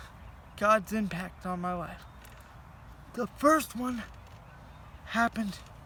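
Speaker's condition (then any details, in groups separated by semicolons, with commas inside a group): Cerebral palsy; heavily altered breathing patterns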